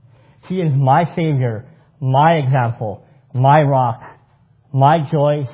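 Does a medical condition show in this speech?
Yes: cleft palate; congenital cleft palate.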